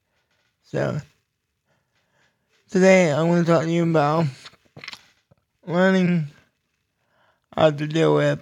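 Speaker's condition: Cerebral palsy; low voice

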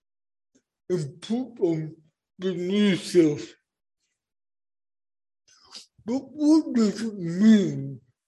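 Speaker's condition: Cerebral palsy; born not breathing

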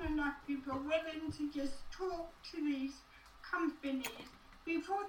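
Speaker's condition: Cerebral palsy

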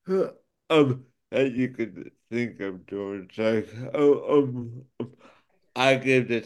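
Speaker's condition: Cerebral palsy; cerebral palsy from birth

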